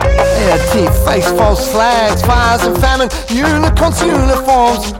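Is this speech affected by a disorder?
No.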